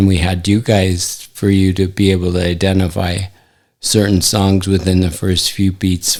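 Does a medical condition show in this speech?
Yes: ALS; affects hand function.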